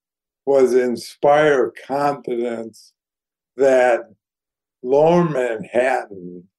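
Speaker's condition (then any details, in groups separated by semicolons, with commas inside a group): ALS; voice somewhat compromised by disease, audibly affected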